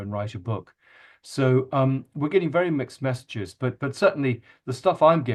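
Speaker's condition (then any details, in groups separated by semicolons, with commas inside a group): No condition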